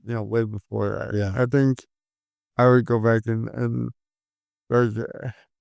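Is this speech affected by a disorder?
Yes: cerebral palsy; caused by stroke at birth.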